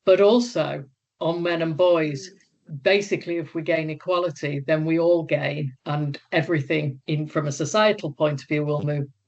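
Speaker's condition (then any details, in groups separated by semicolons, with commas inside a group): No condition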